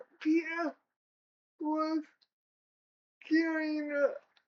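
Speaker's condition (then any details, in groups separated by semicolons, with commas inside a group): Cerebral palsy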